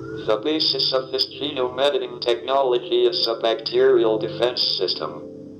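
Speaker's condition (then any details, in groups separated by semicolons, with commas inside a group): ALS, speech-generating device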